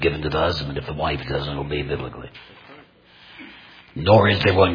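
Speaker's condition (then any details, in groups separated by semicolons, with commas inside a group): Total laryngectomy; voice prosthesis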